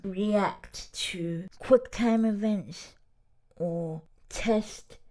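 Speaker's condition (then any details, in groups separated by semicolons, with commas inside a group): Cerebral palsy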